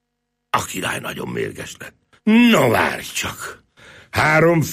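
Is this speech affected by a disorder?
No.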